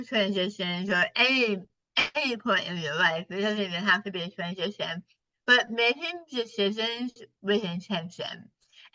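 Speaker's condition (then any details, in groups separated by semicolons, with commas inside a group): Partial glossectomy for tongue cancer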